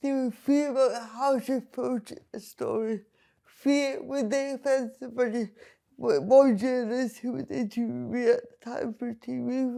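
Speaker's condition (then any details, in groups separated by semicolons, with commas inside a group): Cerebral palsy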